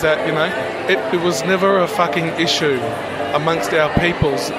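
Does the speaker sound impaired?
No.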